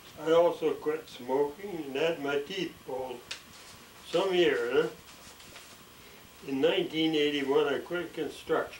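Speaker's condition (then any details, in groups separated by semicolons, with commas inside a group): ALS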